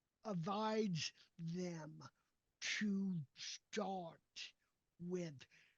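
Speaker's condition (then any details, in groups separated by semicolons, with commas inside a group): Cerebral palsy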